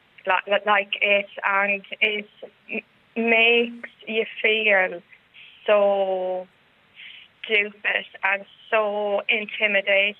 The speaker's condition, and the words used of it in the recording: Stuttering. Like, it actually makes you stutter worse.